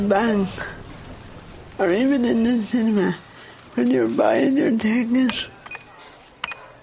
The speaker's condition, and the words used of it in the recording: Cerebral palsy. It's just my voice. I'm not able to control it the way I'd like to.